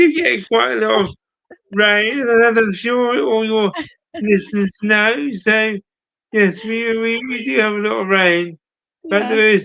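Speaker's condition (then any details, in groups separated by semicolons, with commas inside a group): Cerebral palsy; speech impairment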